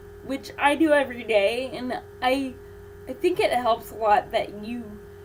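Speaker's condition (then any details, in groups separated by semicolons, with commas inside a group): Cerebral palsy; infant ventilator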